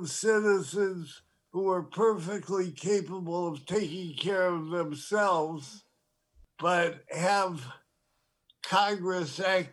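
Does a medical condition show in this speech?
Yes: Parkinson's disease; tremor.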